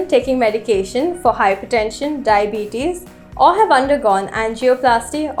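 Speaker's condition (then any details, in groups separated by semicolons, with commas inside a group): No condition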